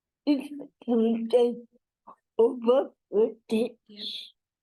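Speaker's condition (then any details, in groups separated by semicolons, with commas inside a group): Cerebral palsy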